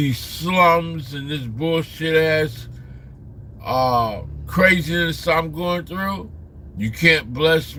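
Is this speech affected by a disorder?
Yes: slurred speech.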